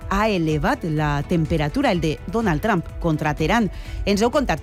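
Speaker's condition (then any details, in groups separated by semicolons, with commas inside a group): No condition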